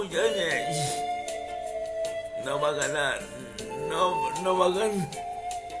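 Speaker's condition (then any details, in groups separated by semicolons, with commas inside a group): Cerebral palsy; speech affected by cerebral palsy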